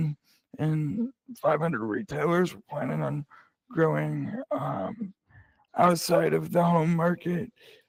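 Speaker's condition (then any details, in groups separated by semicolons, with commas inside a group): Cerebral palsy; present from birth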